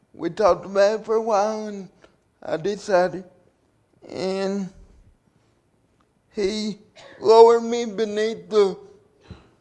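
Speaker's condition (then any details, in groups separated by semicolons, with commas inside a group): Cerebral palsy; from birth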